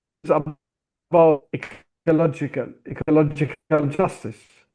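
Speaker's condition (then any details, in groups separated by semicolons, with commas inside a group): No condition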